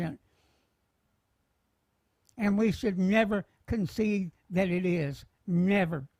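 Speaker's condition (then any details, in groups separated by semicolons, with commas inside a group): Head cancer surgery; part of tongue removed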